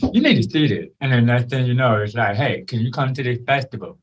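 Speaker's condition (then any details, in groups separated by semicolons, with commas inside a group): Born deaf; congenital deafness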